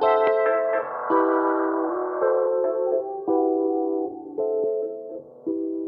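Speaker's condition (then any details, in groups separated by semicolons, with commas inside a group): No condition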